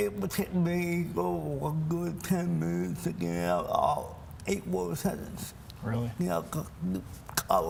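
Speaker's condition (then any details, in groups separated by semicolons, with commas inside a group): Cerebral palsy; from birth; speech impairment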